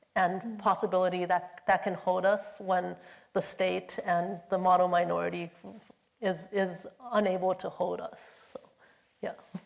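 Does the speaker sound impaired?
Yes: stutter; stutter in high school; stutter still present sometimes; occasional stutter; here repeated words, prolonged sounds.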